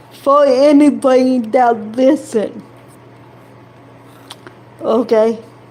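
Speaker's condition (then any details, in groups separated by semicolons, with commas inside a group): Cerebral palsy; affects hand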